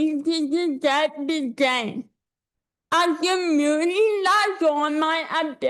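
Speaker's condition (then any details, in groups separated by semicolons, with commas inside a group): Cerebral palsy; speech affected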